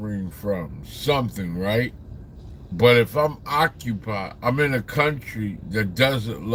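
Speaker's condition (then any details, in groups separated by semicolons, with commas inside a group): Slurred speech; still slurs words occasionally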